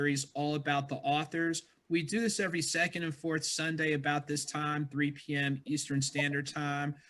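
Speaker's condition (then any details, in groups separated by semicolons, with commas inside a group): No condition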